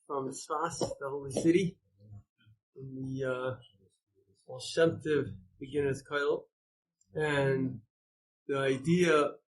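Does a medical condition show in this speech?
No.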